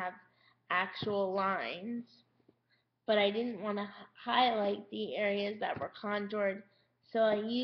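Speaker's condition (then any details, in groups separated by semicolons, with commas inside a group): Cerebral palsy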